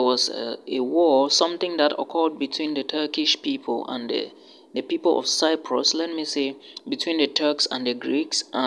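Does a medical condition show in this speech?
No.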